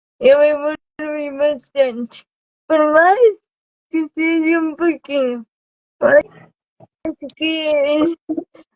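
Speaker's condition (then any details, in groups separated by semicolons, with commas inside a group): Cerebral palsy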